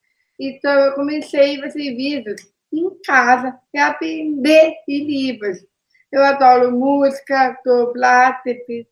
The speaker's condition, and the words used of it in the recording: Down syndrome. As palavras têm que ser simples, diretas, as pessoas acham que falar é fácil, né?